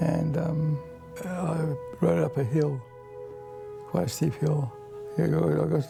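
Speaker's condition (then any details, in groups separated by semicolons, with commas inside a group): Parkinson's disease; exercise physiology for movement size, strength, mobility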